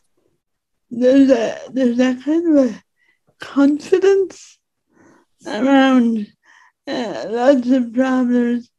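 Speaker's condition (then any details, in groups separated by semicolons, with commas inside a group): Speech impediment; finds writing easier than speaking, speaks in own way without modifying accent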